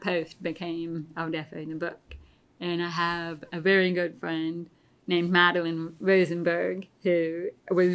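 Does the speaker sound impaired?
Yes: deafness; pretty bad tinnitus.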